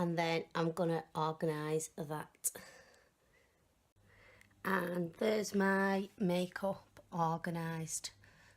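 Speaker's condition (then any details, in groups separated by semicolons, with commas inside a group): No condition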